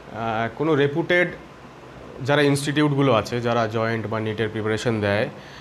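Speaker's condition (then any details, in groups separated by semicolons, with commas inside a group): No condition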